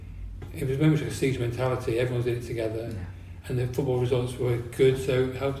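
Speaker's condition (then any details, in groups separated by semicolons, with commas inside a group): Parkinson's disease; new since onset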